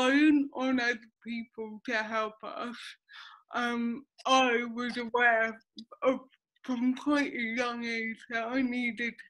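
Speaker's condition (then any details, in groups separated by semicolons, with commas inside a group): Cerebral palsy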